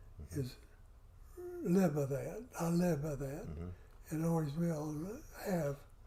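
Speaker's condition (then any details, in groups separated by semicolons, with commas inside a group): Parkinson's; affects voice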